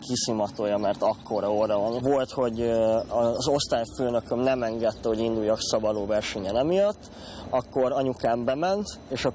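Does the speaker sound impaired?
Yes: cleft lip and palate; congenital cleft lip with cleft palate, small palatal cleft, 27-30 operations mostly plastic surgery; head-tilting drinking habit persists; mouth and voice noticed as odd by other children in childhood, liquids leaked through nose in infancy.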